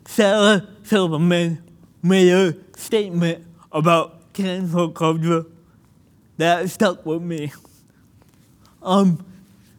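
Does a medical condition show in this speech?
Yes: cerebral palsy; occupational therapy.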